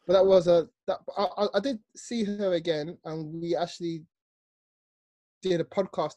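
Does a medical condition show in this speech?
Yes: stutter; stutter hit hardest at 13 when speaking in front of people, joined speech program at 26, later other methods; still stutters, not always in control, uses stop holding back techniques, accepts stutter, breathes into it; not fully in control, speaks longer and expresses better when not trying to avoid stuttering; here repeated sounds, repeated words.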